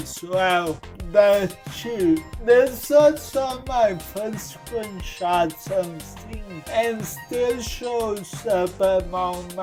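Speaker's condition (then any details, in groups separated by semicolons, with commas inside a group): Cerebral palsy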